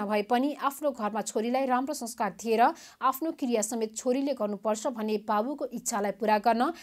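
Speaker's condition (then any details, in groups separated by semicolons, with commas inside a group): No condition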